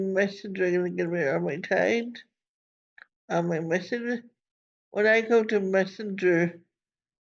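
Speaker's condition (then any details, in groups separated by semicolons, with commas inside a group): Cerebral palsy; from birth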